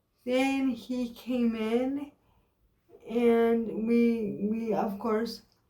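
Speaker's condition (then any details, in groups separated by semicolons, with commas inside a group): Cerebral palsy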